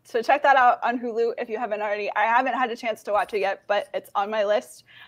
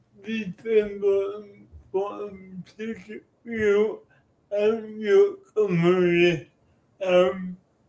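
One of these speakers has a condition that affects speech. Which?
The second: cerebral palsy.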